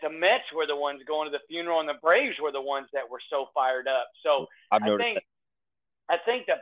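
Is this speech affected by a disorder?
No.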